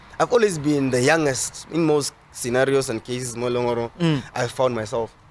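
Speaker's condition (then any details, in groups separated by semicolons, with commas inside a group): No condition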